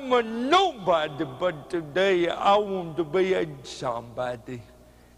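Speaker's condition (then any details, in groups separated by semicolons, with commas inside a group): Cerebral palsy; speech hard to understand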